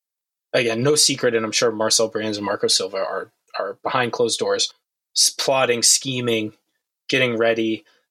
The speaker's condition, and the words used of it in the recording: No condition.